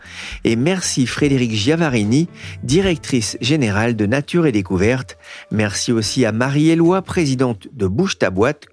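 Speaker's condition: No condition

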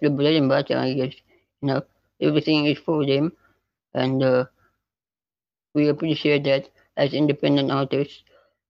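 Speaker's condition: Spinal muscular atrophy type 2; neuromuscular

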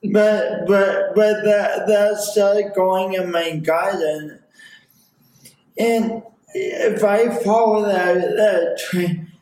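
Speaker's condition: Speech impediment; lifelong speech impediment affecting speech and body coordination

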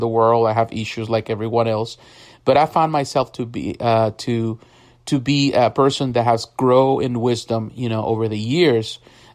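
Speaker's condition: No condition

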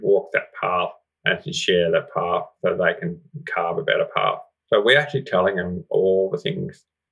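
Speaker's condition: Profound deafness, congenital, severe profound hearing loss; relearned speech sounds after implant with NDIS-funded speech therapist specialised in hearing loss

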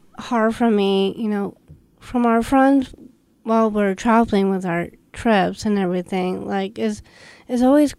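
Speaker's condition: Down syndrome; present since birth

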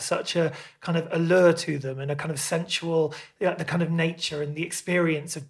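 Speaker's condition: No condition

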